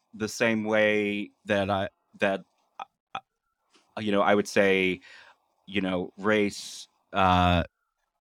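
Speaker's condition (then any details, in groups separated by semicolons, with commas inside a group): Stutter; stutters and junk words to be left unedited in this episode; frequent stutters and junk words or phrases, at least half of editing time spent cutting them; repeated words, blocks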